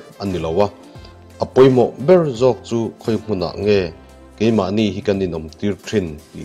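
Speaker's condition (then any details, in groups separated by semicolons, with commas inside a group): No condition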